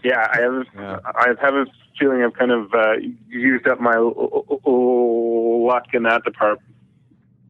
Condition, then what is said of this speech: Stuttering. But of course, I stutter when I speak, as you've been able to tell.